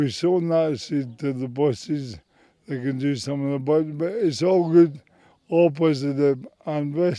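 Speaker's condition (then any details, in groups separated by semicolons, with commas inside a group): MND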